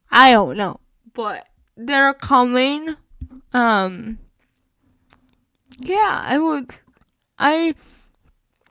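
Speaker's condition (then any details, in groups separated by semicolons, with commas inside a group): Spastic cerebral palsy, mixed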